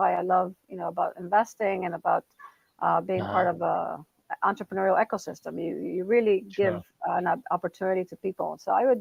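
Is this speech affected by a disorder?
No.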